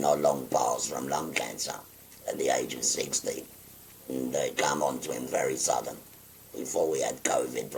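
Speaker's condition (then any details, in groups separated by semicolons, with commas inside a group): Laryngectomy; stage four laryngeal cancer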